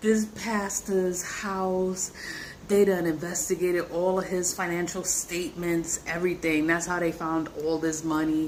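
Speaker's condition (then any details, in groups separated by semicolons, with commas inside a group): No condition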